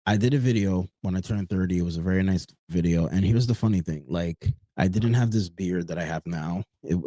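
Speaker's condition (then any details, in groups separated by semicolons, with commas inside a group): No condition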